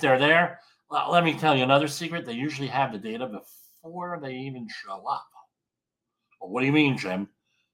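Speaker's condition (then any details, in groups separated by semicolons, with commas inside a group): Bilateral cleft lip and palate; from birth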